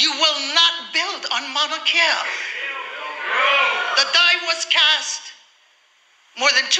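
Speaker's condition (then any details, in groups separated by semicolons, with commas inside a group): No condition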